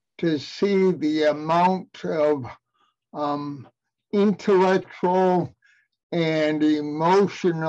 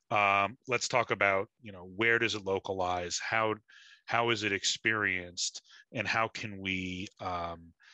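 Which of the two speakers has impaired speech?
The first: cerebral palsy.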